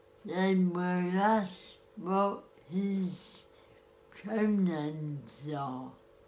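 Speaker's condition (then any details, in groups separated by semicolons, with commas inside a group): Cerebral palsy; spastic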